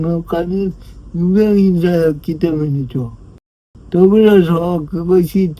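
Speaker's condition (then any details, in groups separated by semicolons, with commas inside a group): Brain lesion disability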